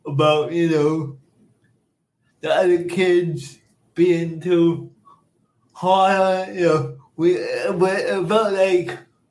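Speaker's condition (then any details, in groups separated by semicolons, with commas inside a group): Cerebral palsy; speech therapy from age seven with Jeff in Orlando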